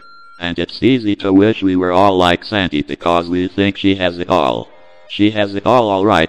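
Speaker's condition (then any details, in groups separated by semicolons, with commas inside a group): Cerebral palsy; deck talk programmed to sing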